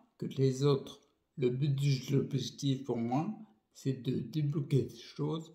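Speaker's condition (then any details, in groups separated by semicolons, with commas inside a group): Primary progressive multiple sclerosis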